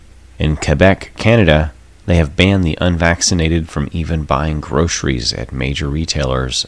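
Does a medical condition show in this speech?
No.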